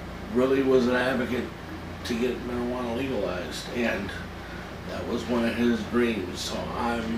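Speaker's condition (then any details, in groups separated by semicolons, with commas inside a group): Cerebral palsy; from birth, muscle spasms and spasticity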